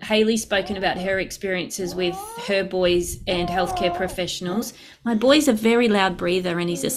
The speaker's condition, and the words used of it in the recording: None; typical speech.